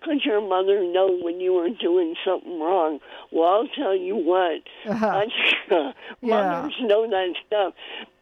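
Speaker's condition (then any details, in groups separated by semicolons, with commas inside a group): Cleft palate; congenital cleft palate, needed spoon feeding in early childhood; spoon feeding needed at one point in early childhood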